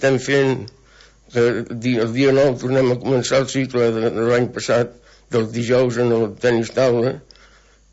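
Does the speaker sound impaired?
Yes: Parkinson's disease; diagnosed about 12 years ago, dopamine loss affecting motor function; weekly supervised table tennis program, Cert Tenis Taula with Àrea Bàsica de Salut de l'Escala.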